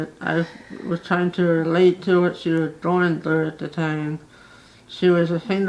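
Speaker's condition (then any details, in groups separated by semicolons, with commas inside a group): Facial paralysis; does not talk plainly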